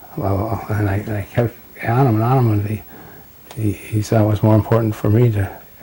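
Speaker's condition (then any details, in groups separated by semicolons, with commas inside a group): Parkinson's disease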